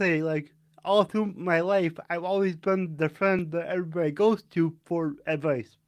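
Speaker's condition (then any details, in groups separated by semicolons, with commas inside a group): Cerebral palsy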